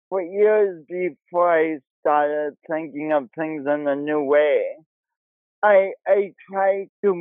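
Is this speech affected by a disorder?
Yes: cerebral palsy; affects speech and body coordination; pronounced speech impediment, imperfect voice with speech impediment quality.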